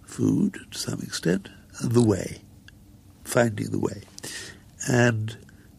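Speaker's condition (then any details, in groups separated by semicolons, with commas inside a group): Muscular dystrophy; progressive, wheelchair user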